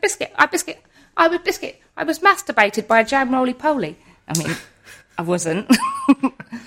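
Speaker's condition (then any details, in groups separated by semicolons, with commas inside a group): Tourette's syndrome; frequent vocal tics interrupting speech, hedgehog, sausage, cats, occasional longer phrase tics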